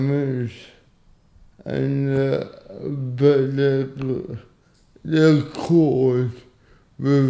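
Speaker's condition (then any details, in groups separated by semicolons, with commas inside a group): Cerebral palsy; dyskinetic type, hypoxia at birth, affects movement and limbs; speech particularly affected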